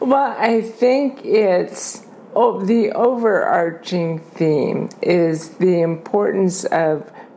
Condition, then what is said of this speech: ALS (motor neuron disease). And so the muscles in my tongue are atrophying.